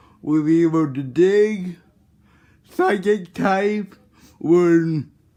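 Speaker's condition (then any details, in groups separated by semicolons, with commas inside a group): Cerebral palsy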